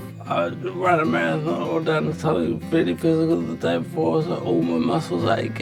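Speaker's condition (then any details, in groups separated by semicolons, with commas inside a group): Multiple system atrophy; speech and eating affected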